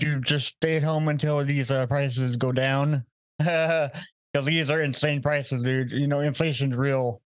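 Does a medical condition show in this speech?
Yes: cerebral palsy; very mild cerebral palsy, walks with a walker, no power chair needed; has walker with him at recording.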